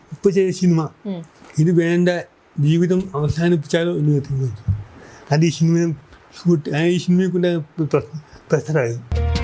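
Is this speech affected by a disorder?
Yes: cerebral palsy.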